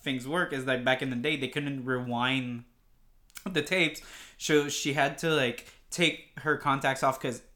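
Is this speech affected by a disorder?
No.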